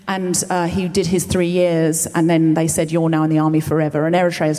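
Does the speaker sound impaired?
No.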